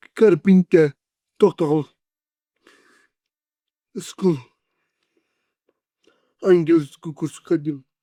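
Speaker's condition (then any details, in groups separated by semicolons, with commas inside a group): Cerebral palsy; 40 years with condition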